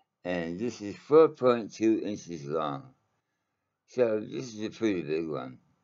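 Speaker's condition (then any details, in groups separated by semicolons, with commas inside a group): Mouth cancer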